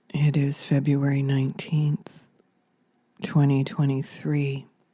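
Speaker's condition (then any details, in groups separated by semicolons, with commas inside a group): No condition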